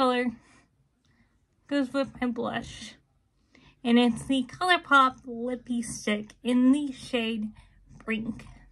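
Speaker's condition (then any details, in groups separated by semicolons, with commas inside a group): Cerebral palsy, spastic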